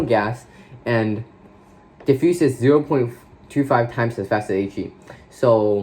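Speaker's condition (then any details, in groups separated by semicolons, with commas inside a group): No condition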